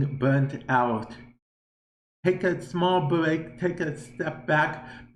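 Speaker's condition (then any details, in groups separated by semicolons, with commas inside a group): Cerebral palsy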